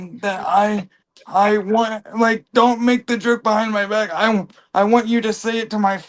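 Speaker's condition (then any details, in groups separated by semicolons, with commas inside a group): Cerebral palsy; from birth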